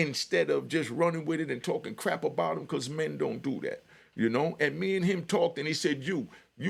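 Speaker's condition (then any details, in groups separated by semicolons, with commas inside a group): No condition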